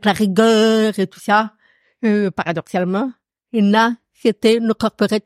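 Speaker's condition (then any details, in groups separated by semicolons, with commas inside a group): Profound deafness; audible accent from deafness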